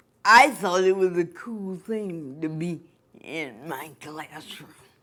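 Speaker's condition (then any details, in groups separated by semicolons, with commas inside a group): Cerebral palsy; from birth; can write with pencil; voice sounds different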